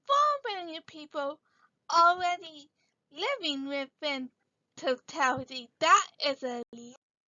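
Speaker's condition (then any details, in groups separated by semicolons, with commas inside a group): Cerebral palsy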